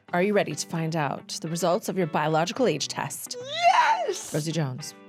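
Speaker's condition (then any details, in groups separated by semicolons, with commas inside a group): No condition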